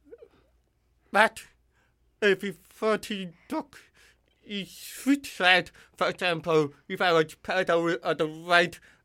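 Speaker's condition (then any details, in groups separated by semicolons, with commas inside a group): Deafness; needs others' feedback on loudness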